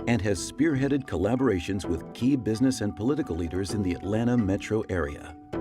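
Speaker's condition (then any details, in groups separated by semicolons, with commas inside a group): No condition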